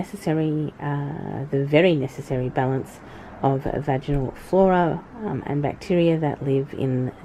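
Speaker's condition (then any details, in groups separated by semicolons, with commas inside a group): No condition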